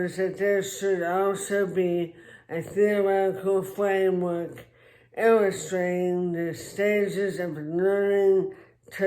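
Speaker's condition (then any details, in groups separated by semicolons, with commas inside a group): Traumatic brain injury; speech impairment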